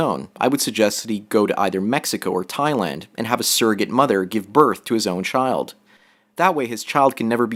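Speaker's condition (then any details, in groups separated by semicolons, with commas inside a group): No condition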